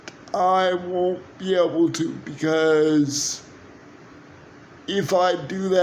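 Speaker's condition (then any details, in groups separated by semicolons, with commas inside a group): Cerebral palsy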